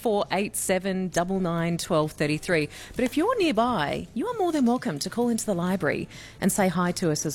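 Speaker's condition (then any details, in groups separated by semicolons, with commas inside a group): No condition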